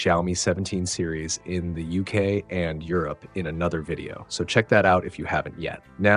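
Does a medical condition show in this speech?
No.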